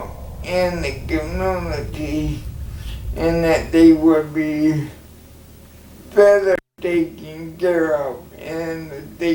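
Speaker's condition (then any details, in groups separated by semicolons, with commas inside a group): Cerebral palsy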